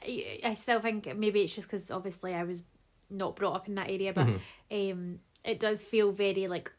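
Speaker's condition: No condition

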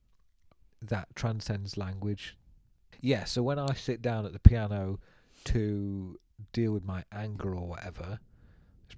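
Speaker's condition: No condition

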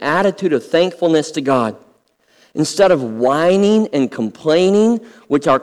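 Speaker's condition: Cleft lip and palate; congenital

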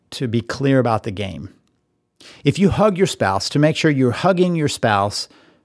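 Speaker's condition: No condition

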